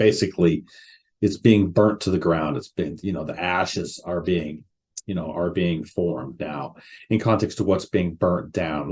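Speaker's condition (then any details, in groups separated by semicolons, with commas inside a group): No condition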